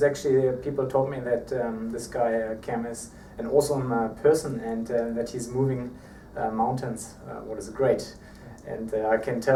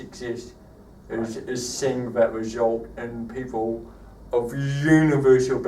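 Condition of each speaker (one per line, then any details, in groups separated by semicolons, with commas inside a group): No condition
Cerebral palsy; present from birth, affects walking and talking; talking a major challenge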